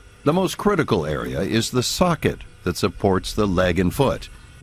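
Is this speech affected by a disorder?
No.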